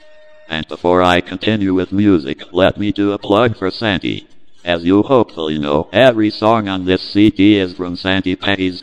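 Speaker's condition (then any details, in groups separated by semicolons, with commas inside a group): Cerebral palsy; deck talk programmed to sing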